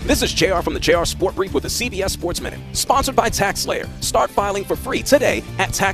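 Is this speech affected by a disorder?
No.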